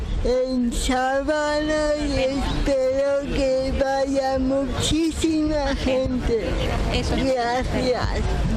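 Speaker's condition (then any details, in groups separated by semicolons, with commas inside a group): Cerebral palsy; speaks with difficulty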